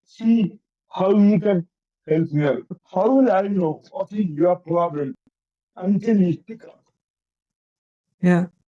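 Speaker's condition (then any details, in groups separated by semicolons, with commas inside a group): Cerebral palsy; affects coordination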